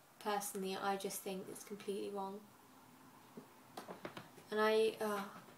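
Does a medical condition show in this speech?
No.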